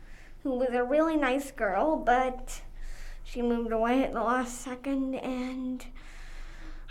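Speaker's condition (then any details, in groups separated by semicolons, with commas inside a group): Cerebral palsy; legs affected, cannot walk without support, mainly uses walker, wheelchair use reduced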